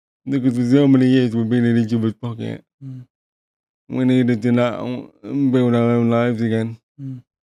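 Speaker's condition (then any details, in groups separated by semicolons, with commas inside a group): Paralysis after childhood accident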